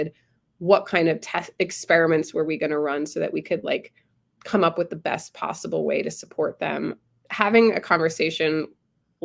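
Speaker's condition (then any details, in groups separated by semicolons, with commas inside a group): No condition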